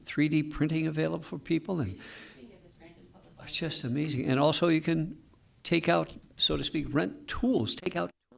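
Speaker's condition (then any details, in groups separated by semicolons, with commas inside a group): No condition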